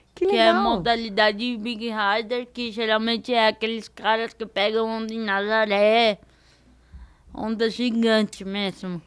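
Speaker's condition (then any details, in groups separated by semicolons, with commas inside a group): Cerebral palsy; diparetic form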